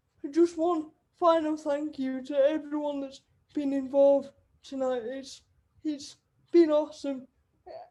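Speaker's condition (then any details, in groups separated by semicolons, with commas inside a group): Cerebral palsy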